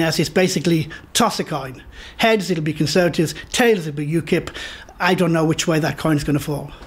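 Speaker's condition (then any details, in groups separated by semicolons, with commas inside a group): No condition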